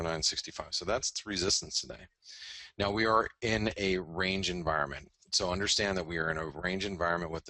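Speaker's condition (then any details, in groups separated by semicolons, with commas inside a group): No condition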